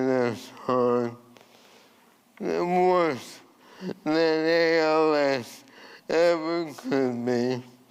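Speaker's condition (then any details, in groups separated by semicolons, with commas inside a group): ALS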